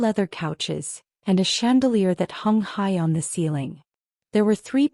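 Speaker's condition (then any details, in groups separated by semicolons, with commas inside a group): No condition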